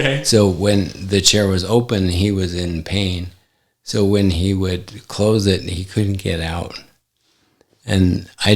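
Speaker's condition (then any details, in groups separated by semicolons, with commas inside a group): ALS; affects hand function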